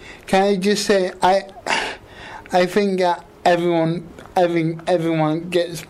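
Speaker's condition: Quadriplegic cerebral palsy; age 28

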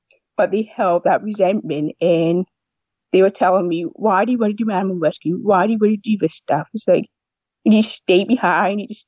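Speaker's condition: Deafness with cochlear implant; cochlear implant at 7 in clinical trial

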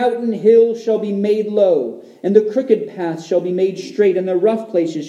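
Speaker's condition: No condition

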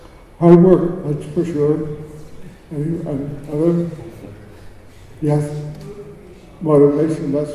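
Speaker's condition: Cerebral palsy; speech

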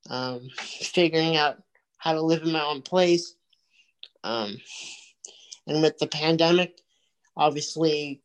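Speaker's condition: Cerebral palsy; multiple surgeries since infancy

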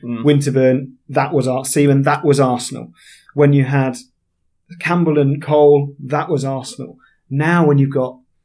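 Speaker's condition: No condition

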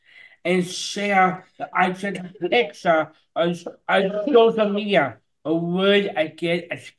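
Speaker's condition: Down syndrome

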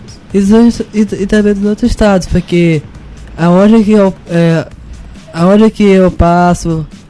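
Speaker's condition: Down syndrome; 18 years old

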